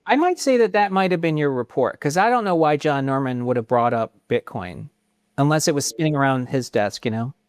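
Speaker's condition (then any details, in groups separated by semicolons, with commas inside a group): No condition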